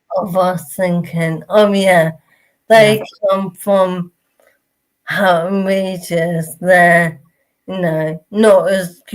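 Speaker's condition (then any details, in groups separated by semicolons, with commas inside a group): Motor neurone disease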